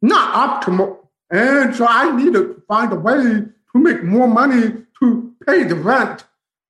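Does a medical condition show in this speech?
Yes: profound deafness, bilateral, from spinal meningitis; both ears, onset about 18 months old, spinal meningitis destroyed auditory nerve; big headphones, slight residual hearing when loud, closed captioning, cannot hear words spoken.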